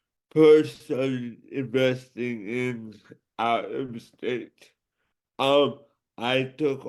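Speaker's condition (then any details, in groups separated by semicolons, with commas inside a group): Cerebral palsy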